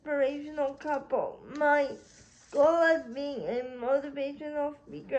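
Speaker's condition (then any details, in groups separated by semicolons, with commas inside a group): Cerebral palsy; spastic quadriplegia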